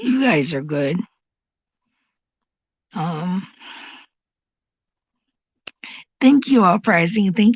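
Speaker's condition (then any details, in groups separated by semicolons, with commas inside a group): Cerebral palsy; since birth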